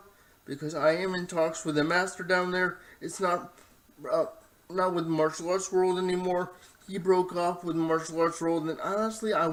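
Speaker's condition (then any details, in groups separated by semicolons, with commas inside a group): Cerebral palsy, spastic diplegia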